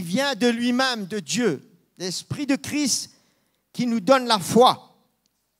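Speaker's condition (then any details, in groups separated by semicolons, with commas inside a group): No condition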